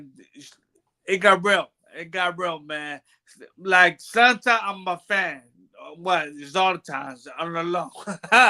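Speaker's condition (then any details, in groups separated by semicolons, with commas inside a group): Brain bruising; speech bad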